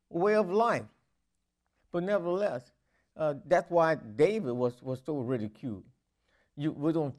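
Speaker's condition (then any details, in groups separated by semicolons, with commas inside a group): No condition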